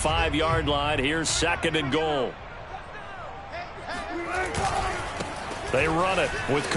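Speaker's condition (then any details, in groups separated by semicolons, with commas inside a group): No condition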